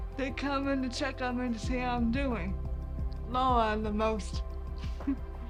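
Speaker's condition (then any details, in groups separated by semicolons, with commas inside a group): Cerebral palsy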